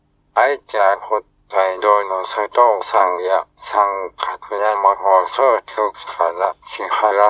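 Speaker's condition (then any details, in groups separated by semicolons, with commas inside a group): ALS, speech-generating device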